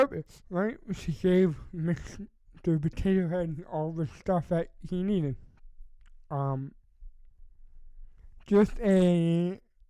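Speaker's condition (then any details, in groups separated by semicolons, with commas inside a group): Cerebral palsy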